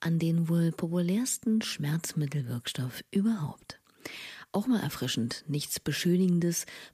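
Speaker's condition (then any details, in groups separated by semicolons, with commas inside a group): No condition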